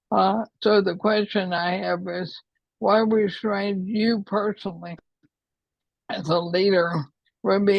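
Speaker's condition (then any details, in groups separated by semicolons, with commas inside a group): ALS; trouble speaking, voice affected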